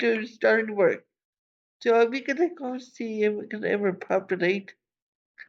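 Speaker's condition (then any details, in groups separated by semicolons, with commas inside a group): Cerebral palsy; from birth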